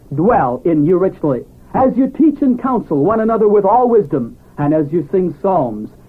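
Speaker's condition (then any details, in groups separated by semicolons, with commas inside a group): No condition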